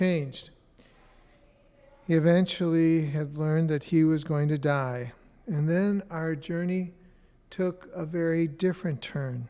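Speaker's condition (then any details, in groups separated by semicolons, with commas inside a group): No condition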